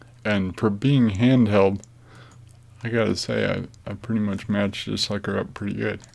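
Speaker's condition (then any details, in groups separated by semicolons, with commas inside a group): Cerebral palsy; affects gait and walking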